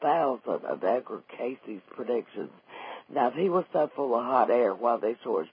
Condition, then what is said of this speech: Vocal cord paralysis. My stroke put me in a wheelchair, and before my stroke, I could sing.